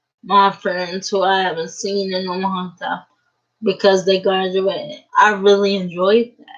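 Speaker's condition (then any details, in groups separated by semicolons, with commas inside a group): Cerebral palsy; uses a wheelchair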